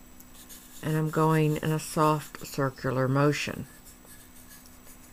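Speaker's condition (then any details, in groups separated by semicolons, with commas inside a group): No condition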